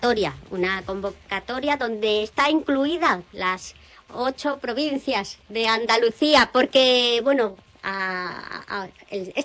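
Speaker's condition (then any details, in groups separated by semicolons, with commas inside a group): No condition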